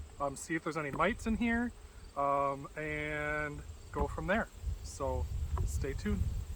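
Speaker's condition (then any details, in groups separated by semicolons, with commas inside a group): No condition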